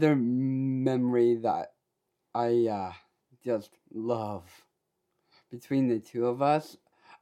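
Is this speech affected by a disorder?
Yes: Down syndrome; does public speaking, gave recorded speech how do you see me, speaking live on radio.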